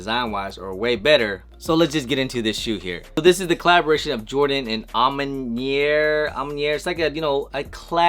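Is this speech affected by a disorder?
No.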